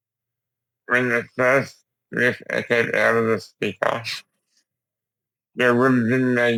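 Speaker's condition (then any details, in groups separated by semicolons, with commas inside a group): Duchenne muscular dystrophy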